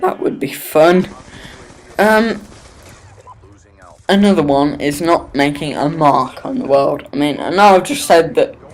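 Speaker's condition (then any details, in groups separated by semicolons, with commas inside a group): Cerebral palsy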